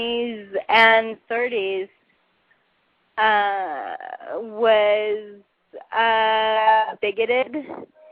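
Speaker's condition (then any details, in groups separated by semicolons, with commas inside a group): Cerebral palsy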